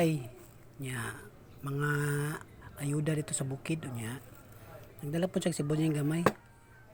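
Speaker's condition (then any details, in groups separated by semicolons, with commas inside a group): No condition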